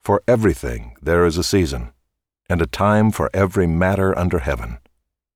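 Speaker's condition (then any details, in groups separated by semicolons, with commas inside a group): No condition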